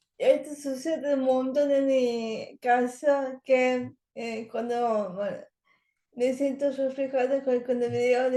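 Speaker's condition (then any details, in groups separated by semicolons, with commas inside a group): Cerebral palsy; language areas of brain affected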